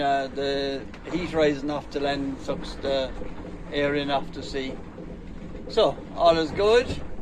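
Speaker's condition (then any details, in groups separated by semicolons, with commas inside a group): No condition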